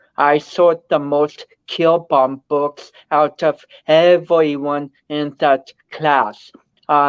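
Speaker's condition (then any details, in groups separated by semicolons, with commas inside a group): Cerebral palsy; speech affected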